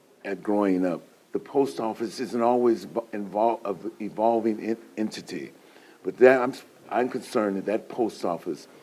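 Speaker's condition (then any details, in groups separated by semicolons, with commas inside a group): No condition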